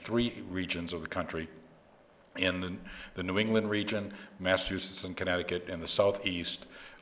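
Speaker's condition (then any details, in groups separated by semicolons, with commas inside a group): No condition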